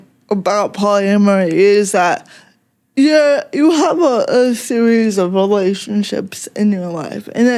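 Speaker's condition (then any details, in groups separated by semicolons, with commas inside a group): Cerebral palsy; speech most affected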